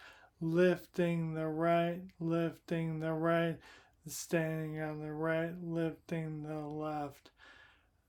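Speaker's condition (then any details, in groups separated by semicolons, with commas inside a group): Primary lateral sclerosis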